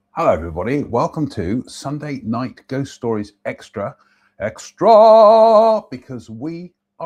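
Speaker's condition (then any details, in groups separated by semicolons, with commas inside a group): No condition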